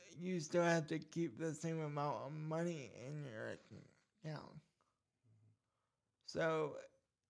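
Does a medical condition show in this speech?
Yes: cerebral palsy; cerebral palsy causing speech problem, scratchy throat and gag reflex issues at times.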